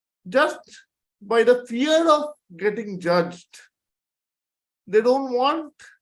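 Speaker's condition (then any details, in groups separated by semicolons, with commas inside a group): Cerebral palsy; from birth, four major surgeries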